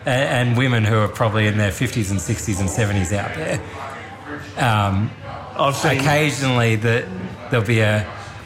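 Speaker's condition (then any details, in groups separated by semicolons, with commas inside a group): No condition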